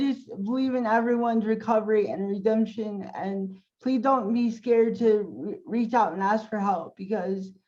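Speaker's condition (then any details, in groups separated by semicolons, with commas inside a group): Cerebral palsy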